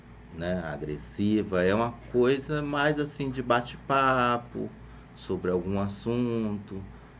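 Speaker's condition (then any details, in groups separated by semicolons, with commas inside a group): No condition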